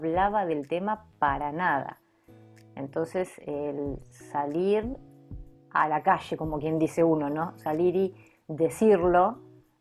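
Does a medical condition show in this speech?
No.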